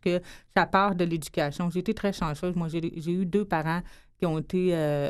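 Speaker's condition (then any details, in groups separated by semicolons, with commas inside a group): Hearing loss; expresses herself very well, worked very hard for it, also speaks English well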